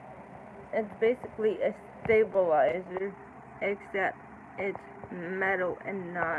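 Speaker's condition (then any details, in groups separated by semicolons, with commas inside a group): Cerebral palsy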